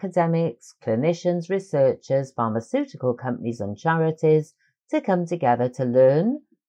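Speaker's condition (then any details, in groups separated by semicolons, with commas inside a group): No condition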